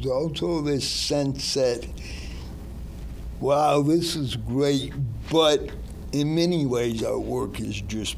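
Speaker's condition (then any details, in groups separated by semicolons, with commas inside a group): Cerebral palsy; present from birth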